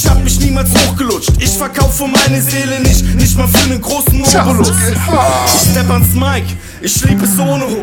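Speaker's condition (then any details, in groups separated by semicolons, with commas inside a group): No condition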